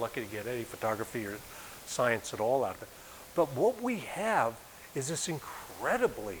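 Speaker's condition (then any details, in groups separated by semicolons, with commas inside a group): No condition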